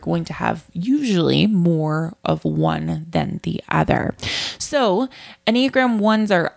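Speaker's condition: No condition

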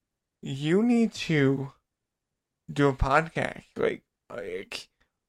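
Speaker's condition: Cerebral palsy; spastic quadriplegic

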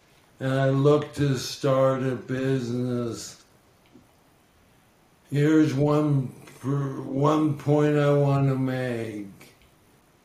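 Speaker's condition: ALS; still heard loud and clear

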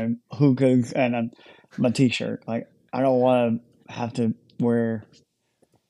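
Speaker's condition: Cleft lip and palate; large hole in mouth at birth

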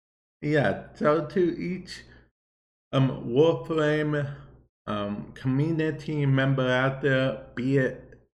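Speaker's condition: Cerebral palsy; viewer asked why talking like that

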